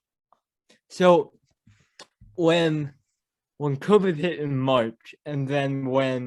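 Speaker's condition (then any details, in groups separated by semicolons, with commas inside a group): Cerebral palsy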